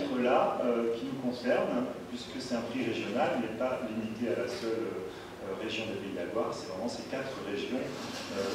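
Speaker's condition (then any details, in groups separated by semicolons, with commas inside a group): No condition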